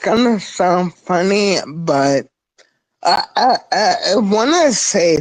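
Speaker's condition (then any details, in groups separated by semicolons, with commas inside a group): Spinocerebellar ataxia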